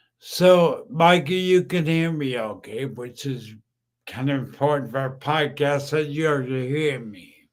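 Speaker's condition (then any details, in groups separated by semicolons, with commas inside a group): Brain injury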